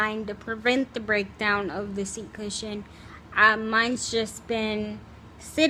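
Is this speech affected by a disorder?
Yes: cerebral palsy, spastic, severe.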